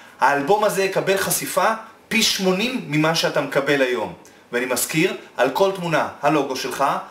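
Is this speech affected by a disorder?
No.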